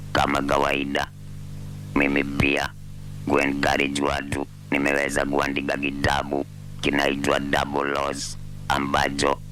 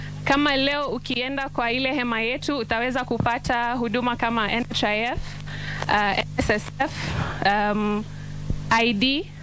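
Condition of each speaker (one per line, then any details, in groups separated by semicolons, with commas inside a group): Throat cancer; survivor
No condition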